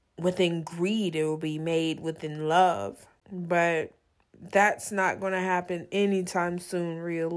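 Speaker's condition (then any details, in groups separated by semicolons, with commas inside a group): No condition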